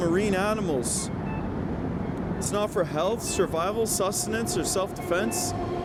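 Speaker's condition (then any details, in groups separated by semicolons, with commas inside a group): No condition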